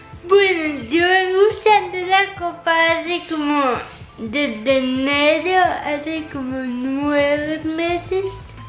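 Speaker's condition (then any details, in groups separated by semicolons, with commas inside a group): Cerebral palsy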